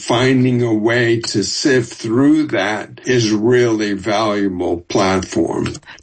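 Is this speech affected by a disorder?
Yes: ALS; first symptoms sudden jerky walking, diagnosed over two years later, walking worsened from limp to cane; over two years since first symptoms, walks with cane, enrolled in Austin study; audible speech effects, formerly fast talker, used Team Gleason word banking program to recreate voice.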